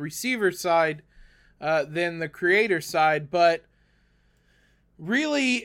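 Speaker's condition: No condition

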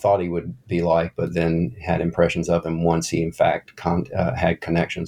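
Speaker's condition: No condition

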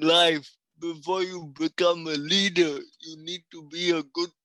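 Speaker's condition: Cerebral palsy; from birth, breech birth complications, affects walking, speech and coordination, not mentally affected, no cure

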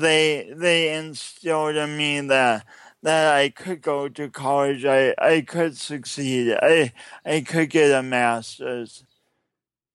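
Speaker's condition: Cerebral palsy; oxygen loss at birth

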